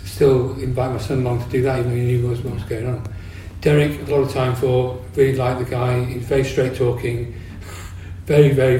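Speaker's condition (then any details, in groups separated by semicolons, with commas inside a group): Parkinson's disease; walking affected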